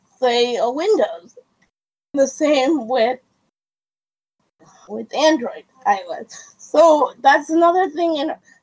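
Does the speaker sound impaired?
Yes: cerebral palsy; diagnosed about age one.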